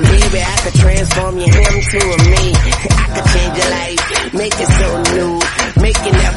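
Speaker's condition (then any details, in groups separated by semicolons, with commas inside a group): No condition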